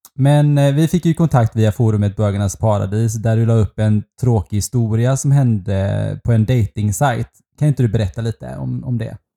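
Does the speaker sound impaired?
No.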